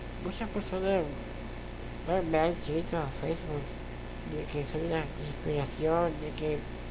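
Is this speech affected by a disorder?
Yes: muscular dystrophy; present from birth, degenerative; needs an assistant.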